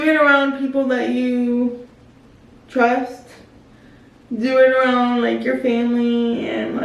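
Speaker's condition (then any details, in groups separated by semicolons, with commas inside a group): Spastic quadriplegic cerebral palsy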